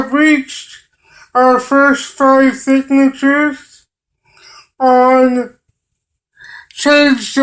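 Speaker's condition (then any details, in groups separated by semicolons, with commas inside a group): Cerebral palsy; limited use of the hands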